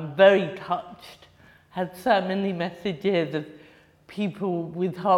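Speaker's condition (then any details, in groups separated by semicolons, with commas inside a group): Cerebral palsy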